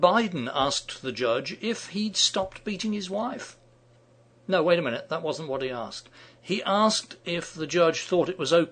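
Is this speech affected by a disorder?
No.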